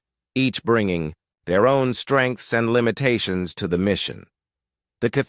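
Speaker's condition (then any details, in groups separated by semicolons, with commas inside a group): No condition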